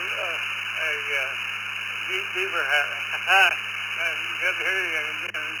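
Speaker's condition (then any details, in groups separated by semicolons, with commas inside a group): Parkinson's; left side affected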